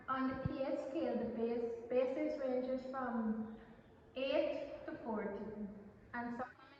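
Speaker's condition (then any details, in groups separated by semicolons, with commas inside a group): No condition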